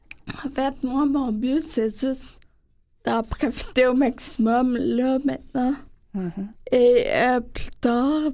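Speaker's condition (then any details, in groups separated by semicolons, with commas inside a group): Friedreich's ataxia; diagnosed at age 15, now age 30, progressive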